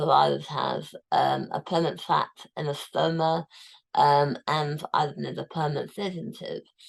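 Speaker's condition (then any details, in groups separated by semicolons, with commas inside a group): Tongue cancer, tongue removed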